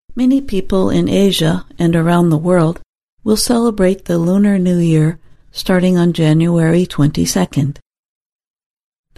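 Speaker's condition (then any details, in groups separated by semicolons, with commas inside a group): No condition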